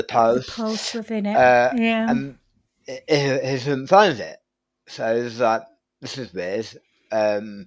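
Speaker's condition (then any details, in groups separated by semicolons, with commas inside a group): Tongue cancer surgery; right-side tongue surgery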